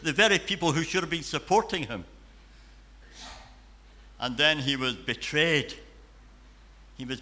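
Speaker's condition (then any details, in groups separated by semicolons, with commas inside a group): Cleft palate and cleft lip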